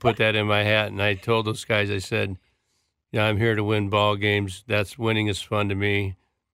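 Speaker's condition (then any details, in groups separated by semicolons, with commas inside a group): Parkinson's disease; left hand clutching about eight years before diagnosis, diagnosed within 2 days via friend Peter Secchia, Grand Rapids; speech tough, speech therapy with ahs before going on air, big and loud voice training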